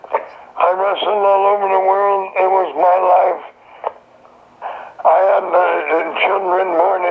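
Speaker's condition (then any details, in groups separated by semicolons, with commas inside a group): Throat cancer; survivor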